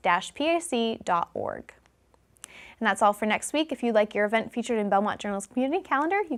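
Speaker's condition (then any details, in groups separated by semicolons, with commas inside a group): No condition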